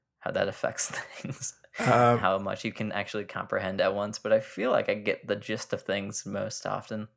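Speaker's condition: No condition

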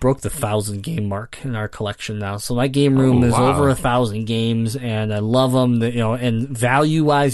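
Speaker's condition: Cleft palate; congenital

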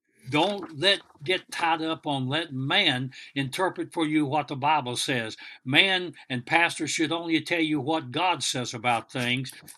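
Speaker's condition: No condition

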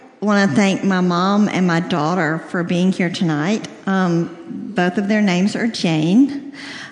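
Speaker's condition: Cleft lip and palate, severe

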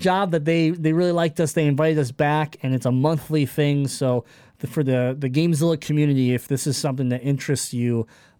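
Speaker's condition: Cleft palate; many surgeries

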